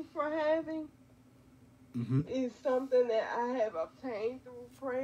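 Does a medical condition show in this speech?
Yes: quadriplegic cerebral palsy.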